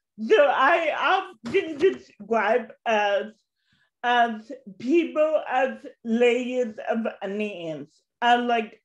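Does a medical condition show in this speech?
Yes: cerebral palsy.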